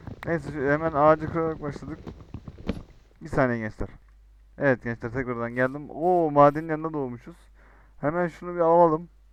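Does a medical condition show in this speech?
No.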